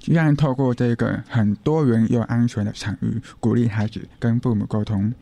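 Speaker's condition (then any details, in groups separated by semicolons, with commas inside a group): Hearing impairment; host hints hearing loss may be audible to listeners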